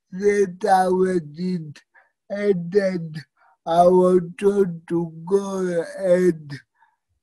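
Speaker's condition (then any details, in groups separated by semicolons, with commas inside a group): Cerebral palsy; fine motor skill challenges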